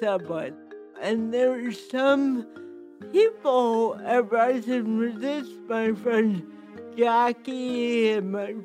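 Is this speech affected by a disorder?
Yes: cerebral palsy with speech impediment; speaks and moves strangely.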